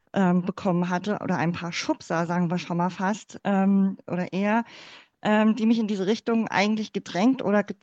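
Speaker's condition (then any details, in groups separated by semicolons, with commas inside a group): Cleft palate; congenital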